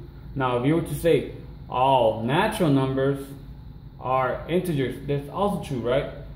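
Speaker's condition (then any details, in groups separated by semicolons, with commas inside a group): No condition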